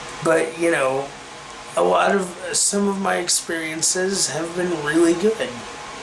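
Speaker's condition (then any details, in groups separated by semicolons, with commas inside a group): Cerebral palsy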